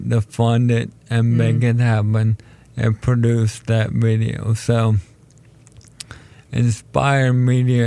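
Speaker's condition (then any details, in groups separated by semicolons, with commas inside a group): ALS; diagnosed almost 4 years ago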